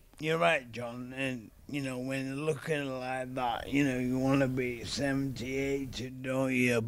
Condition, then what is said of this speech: ALS (motor neuron disease). My voice wasn't anything like it is now.